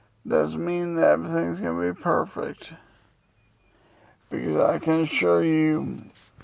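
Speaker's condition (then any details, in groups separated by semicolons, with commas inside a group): Multiple sclerosis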